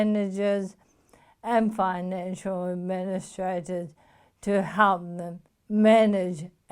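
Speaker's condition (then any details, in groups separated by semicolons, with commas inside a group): Motor neuron disease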